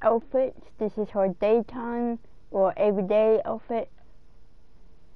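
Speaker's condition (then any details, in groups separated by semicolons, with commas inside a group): Cerebral palsy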